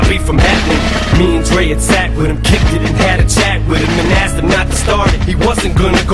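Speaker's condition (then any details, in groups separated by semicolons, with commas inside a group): No condition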